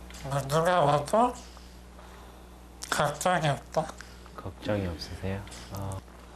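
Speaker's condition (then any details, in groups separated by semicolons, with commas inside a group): ALS (Lou Gehrig's disease); leg onset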